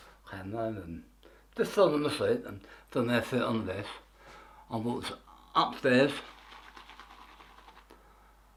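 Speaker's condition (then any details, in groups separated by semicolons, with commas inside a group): Tongue cancer; half tongue removed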